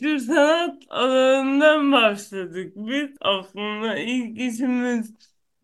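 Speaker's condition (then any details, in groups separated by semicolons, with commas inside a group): Cerebral palsy; onset at birth from birth complications, neurological, affects gross and fine motor muscle systems, no known cure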